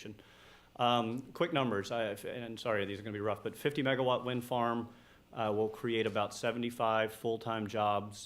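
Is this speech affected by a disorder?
No.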